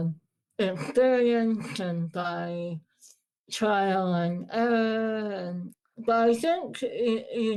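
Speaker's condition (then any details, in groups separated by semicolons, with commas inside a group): Moebius syndrome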